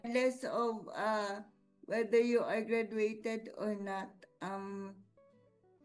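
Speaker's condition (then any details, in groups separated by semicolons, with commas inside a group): Cerebral palsy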